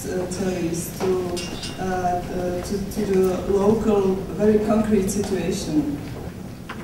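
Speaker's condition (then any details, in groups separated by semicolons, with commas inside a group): No condition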